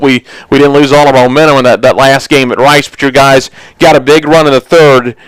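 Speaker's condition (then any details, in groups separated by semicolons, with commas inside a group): No condition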